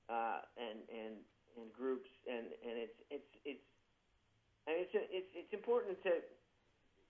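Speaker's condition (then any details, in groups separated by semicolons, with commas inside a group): Parkinson's disease, young-onset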